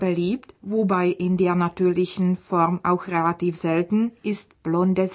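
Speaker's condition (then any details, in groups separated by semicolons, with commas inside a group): No condition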